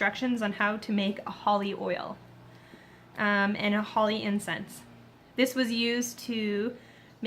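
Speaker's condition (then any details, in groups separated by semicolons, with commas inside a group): No condition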